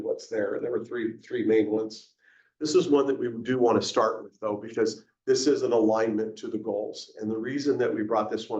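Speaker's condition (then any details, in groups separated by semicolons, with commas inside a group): No condition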